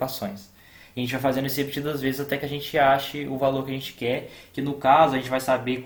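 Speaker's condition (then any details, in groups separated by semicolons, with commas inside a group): No condition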